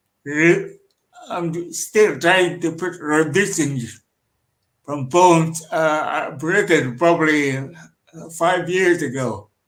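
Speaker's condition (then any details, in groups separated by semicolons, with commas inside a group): Cerebral palsy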